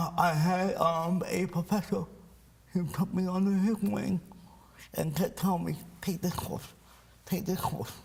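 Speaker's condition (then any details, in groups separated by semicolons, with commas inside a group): Cerebral palsy; from birth; speech impairment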